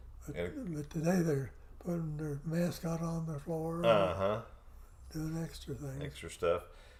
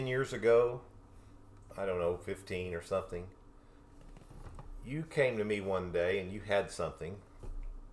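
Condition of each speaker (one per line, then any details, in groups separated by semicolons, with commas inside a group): Parkinson's; affects voice
No condition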